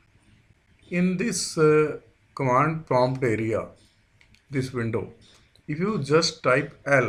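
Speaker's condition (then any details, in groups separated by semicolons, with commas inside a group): No condition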